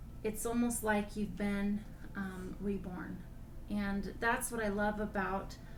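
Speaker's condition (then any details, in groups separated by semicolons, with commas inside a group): No condition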